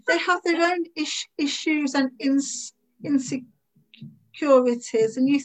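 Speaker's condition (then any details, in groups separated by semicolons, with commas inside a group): Stammer; very bad in 20s, eased around age 42 or 43, speech therapy around age 20; age 57, member of online group Stand Up to Stammering, formerly British Stammering Association; stammer cannot be hidden, hardly stammers when calm, stammers when anxious, avoided talking in 20s; repeated sounds, prolonged sounds, blocks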